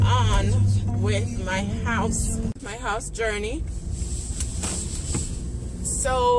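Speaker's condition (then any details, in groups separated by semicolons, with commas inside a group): No condition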